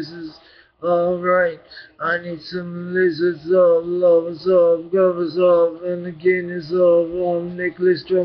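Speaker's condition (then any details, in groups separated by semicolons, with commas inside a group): Brain injury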